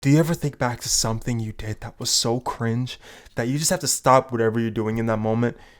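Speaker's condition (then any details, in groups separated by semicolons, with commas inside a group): No condition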